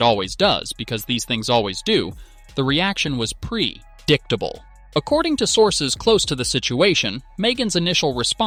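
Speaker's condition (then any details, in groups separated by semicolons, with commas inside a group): No condition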